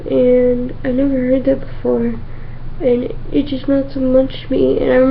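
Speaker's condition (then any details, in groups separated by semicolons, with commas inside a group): Cerebral palsy; from infancy, difficulty moving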